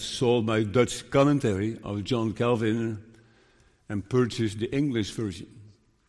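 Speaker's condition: Parkinson's disease; sometimes stutters and blurs words, still preaching

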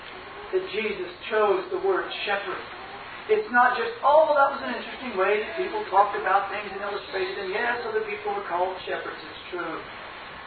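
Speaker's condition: No condition

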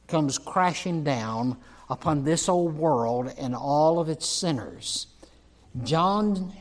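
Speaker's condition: No condition

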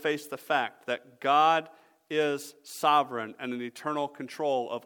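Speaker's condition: No condition

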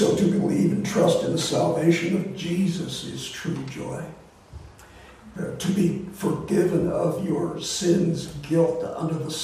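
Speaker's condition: Voice disorder; not contagious

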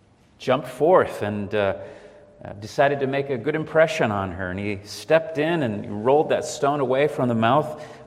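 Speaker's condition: No condition

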